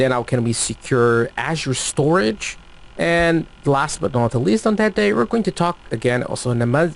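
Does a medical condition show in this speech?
No.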